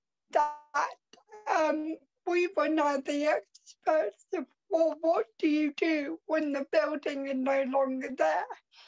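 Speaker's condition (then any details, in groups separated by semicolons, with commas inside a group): Cerebral palsy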